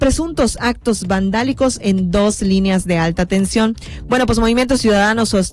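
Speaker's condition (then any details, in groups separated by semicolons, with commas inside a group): No condition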